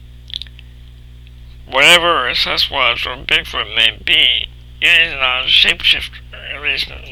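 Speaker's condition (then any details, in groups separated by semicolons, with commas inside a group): Cerebral palsy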